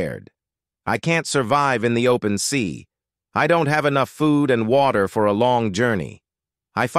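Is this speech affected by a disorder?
No.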